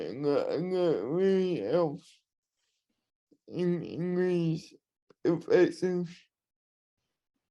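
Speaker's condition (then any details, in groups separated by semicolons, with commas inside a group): Cerebral palsy, spastic and dyskinetic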